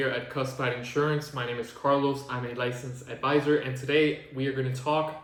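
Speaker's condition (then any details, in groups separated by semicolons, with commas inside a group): No condition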